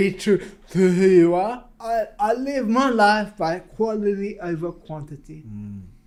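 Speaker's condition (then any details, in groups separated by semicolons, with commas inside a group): Cerebral palsy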